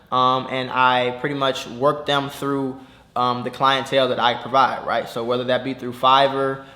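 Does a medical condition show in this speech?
No.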